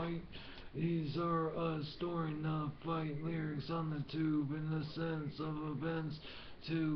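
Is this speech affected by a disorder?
Yes: brain injury.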